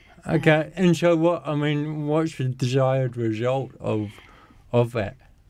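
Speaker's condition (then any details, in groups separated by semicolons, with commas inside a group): Cerebral palsy; speech therapy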